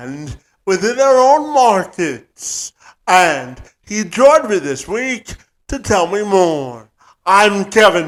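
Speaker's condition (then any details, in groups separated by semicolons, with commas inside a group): Cerebral palsy; from birth, oxygen deprivation, affects walking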